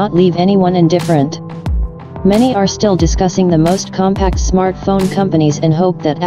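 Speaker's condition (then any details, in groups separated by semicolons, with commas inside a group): No condition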